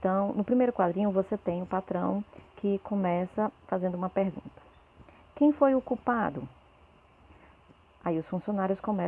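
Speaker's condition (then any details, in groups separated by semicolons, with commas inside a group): No condition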